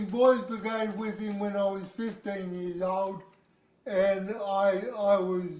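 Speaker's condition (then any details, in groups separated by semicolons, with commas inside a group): Cerebral palsy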